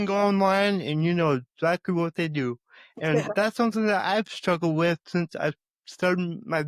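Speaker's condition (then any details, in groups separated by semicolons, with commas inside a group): Cerebral palsy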